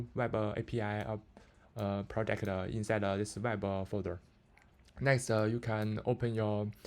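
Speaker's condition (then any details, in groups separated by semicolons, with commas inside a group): No condition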